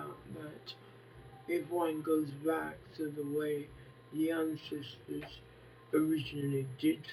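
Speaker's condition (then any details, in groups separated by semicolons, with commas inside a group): Facial palsy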